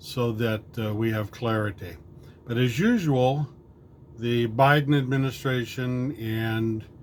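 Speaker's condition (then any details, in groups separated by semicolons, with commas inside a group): No condition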